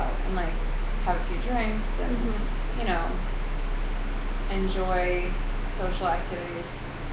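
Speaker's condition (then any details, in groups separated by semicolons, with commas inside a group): No condition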